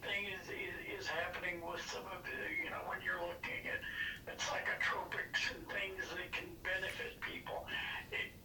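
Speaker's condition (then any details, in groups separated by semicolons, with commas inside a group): Parkinson's disease; tremors largely controlled, battery pack, switched on and off with mini iPod, not all symptoms relieved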